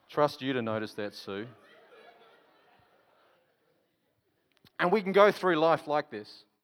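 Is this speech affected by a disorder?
No.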